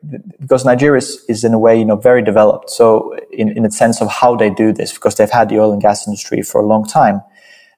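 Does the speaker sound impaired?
No.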